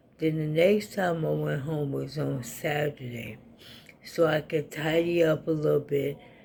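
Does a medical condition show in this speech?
Yes: ALS.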